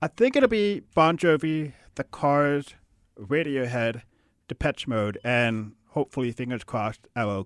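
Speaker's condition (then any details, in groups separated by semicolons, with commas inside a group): Hard of hearing; deaf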